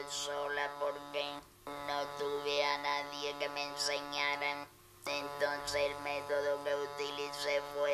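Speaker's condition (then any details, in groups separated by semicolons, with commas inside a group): Total laryngectomy; laryngeal cancer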